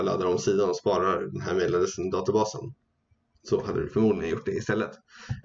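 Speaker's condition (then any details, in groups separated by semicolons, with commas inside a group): No condition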